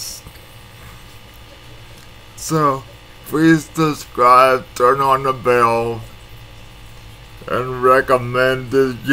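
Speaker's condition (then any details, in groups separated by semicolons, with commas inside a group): Cerebral palsy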